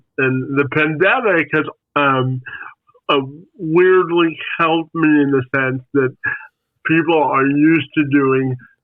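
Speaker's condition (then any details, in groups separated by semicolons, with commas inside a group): Spastic quadriplegic cerebral palsy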